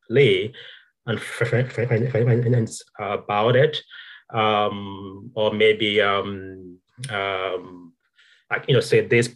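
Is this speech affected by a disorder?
Yes: stuttering; stuttering since childhood, fluency shaping therapy of little benefit, later covert stutterer; ongoing stuttering, sometimes quite bad; blocks, worse with fear, shame and focus on techniques, harder in groups; here repeated sounds, prolonged sounds.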